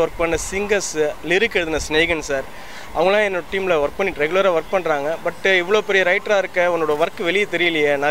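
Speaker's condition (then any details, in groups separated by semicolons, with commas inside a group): No condition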